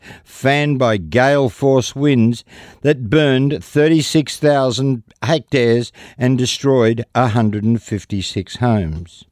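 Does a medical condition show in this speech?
No.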